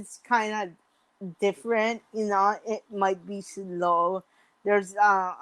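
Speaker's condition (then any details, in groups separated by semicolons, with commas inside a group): Mild cerebral palsy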